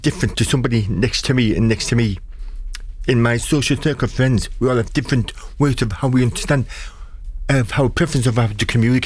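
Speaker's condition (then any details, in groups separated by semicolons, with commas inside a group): Deaf since birth; congenital deafness, never had hearing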